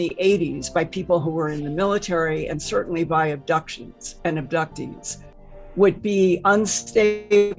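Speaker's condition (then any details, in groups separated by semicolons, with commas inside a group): No condition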